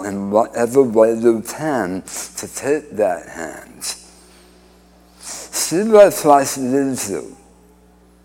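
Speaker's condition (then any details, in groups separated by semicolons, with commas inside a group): Speech impediment after cancer surgery; radiation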